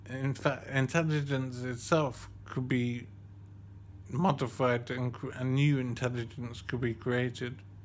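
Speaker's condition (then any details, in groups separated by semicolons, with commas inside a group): Brain injury; finds speaking quite difficult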